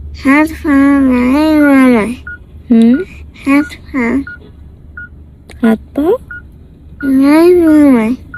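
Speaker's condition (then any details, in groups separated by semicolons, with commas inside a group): Cerebral palsy; affects hands and legs, cannot walk; new medicines added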